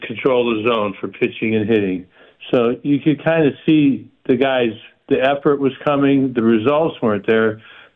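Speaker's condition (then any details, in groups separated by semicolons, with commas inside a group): Parkinson's; stays active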